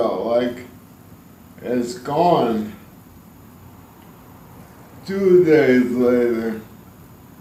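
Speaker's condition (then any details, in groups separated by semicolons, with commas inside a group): ALS; severe violent spasticity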